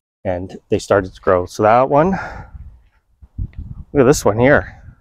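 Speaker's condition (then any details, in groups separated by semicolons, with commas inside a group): No condition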